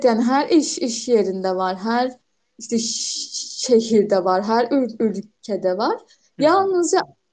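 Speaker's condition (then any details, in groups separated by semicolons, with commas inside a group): Stuttering; accepted, chooses to stutter freely, no aim to overcome it; once no stuttering in a story video, stuttering called more noticeable than a peer's; repeated sounds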